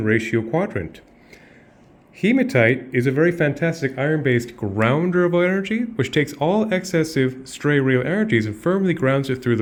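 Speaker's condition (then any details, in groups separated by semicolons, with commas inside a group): No condition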